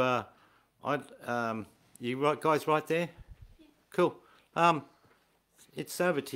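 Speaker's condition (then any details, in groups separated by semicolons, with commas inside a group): No condition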